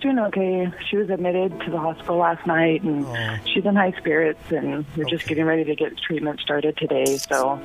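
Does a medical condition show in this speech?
No.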